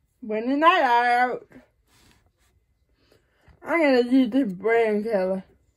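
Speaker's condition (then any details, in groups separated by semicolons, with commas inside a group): Cerebral palsy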